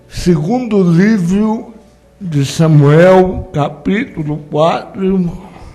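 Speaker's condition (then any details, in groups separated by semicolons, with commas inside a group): Cerebral palsy; no speech as child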